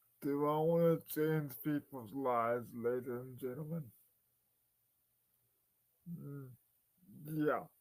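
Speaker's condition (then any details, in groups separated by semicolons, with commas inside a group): Cerebral palsy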